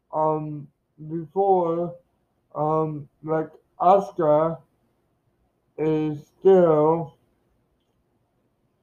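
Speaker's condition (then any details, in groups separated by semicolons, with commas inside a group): Cerebral palsy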